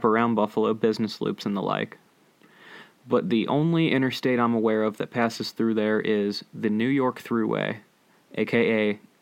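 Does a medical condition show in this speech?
No.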